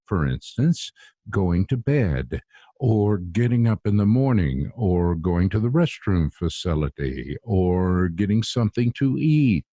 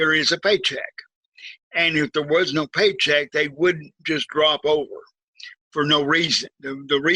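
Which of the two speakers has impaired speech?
The second: cerebral palsy, severe; from birth, quadriplegic, lifelong wheelchair user, limited limb use; needs overnight care; speaks very clearly, talked early.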